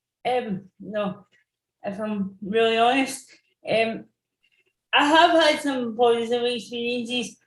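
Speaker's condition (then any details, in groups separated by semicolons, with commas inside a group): Cerebral palsy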